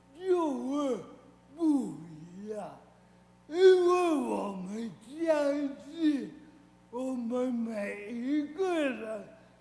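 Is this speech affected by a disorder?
Yes: cerebral palsy; severe, walked only at age 8.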